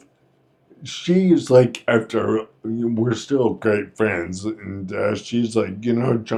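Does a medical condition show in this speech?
Yes: Friedreich's ataxia; inherited, muscle degeneration.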